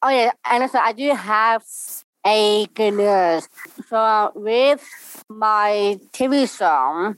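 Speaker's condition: Down syndrome; congenital

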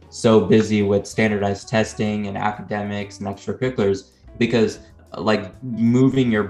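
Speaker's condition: No condition

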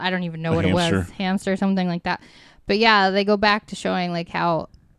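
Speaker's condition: No condition

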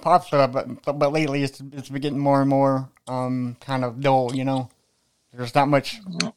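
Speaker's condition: Cerebral palsy

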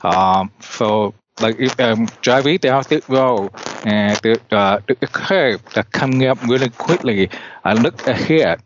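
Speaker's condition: Deafness; cannot hear well

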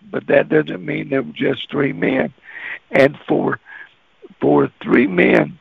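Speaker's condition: Cerebral palsy; cerebral palsy voice

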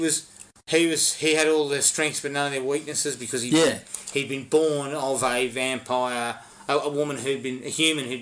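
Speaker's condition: No condition

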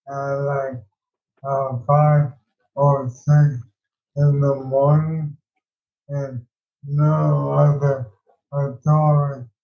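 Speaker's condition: ALS

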